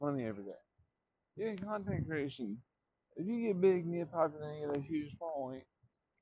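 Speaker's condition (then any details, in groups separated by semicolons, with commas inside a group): Traumatic brain injury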